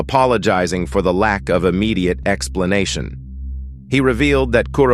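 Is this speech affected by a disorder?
No.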